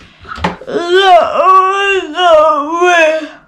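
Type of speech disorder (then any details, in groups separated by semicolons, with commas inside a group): Pseudobulbar dysarthria; cerebral palsy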